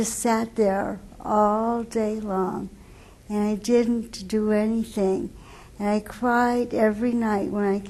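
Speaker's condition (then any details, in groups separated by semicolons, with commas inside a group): Cerebral palsy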